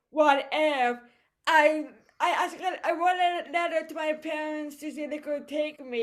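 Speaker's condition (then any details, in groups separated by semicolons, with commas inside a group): Cerebral palsy; voice affected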